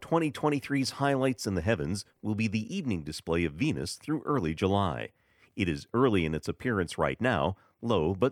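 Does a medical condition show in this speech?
No.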